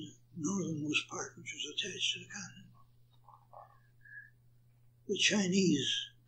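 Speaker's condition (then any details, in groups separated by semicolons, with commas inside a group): Parkinson's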